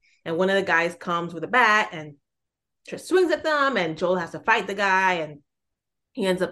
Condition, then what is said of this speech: None; typical speech.